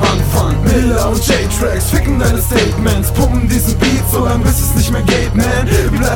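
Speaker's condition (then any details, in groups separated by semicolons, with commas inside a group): No condition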